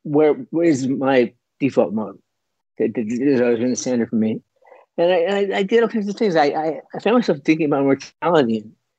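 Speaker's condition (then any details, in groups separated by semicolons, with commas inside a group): Parkinson's disease; spinal tumor removed by Dr. Fedor at Johns Hopkins, Baltimore, after paralysis warning; long-standing Parkinson's disease, broken arm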